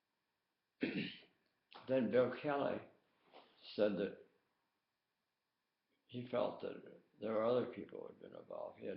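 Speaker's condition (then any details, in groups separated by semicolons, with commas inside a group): Tongue cancer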